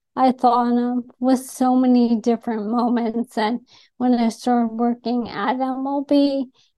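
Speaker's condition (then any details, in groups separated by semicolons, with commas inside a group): ALS; diagnosed by elimination over multiple years by Dr. Neil Snyder, Columbia University, atypical young woman; speech affected by ALS, noticeable on podcasts and shows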